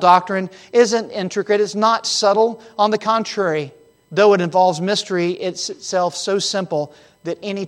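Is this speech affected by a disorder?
No.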